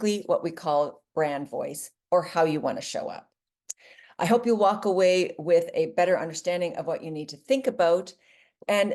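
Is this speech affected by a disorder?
No.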